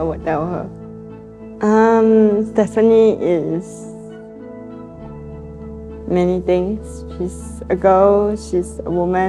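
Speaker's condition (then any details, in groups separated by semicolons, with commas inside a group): Cerebral palsy; swallowing very hard in past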